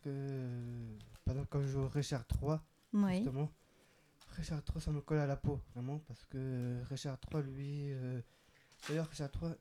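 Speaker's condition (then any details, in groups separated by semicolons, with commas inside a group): Down syndrome, trisomy 21; extra chromosome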